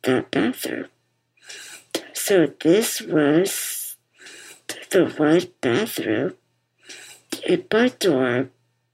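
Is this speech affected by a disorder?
Yes: muscular dystrophy; diagnosed as toddler, uses wheelchair; bipap machine audible throughout conversation.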